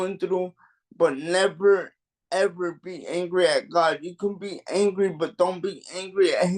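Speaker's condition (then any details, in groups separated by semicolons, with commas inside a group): Cerebral palsy; mild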